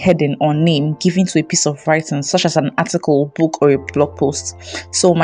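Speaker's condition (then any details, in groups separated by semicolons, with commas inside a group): No condition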